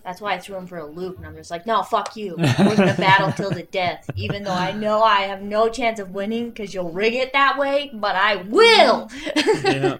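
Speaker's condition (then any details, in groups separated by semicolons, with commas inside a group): No condition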